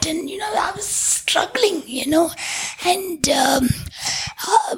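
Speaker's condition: Tracheostomy, vocal cords permanently constricted from smoke inhalation

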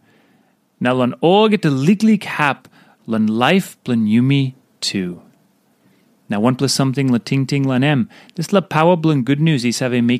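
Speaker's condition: No condition

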